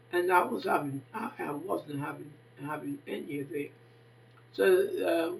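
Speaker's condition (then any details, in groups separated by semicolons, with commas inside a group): Facial palsy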